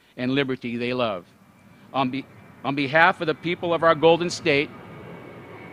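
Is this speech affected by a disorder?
No.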